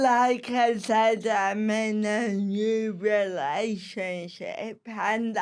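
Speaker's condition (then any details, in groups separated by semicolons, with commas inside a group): Cerebral palsy; slow speech, sounds disabled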